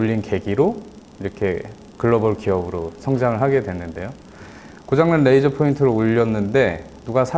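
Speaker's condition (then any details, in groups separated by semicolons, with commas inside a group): No condition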